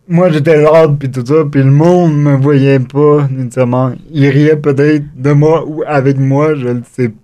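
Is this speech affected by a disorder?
Yes: cerebral palsy; acquired, wheelchair user.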